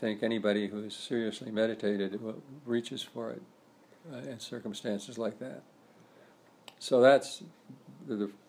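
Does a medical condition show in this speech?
Yes: Parkinson's disease; earlier breathing trouble during sleep, reduced gait, stooped posture, stiff right arm, lost force and speed; about 10-11 years since diagnosis, age 79, walks almost daily, regular yoga practice, good posture.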